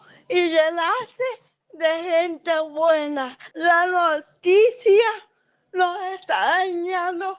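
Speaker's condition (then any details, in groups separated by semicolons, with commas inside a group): Cerebral palsy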